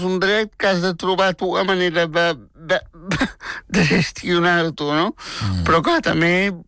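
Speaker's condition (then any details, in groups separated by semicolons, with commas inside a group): Spastic tetraplegic cerebral palsy; from birth, twin embryo died in complex pregnancy, premature, wheelchair user, much physiotherapy; aged 26, no further improvement expected; very talkative since age 3, worked hard to make people understand speech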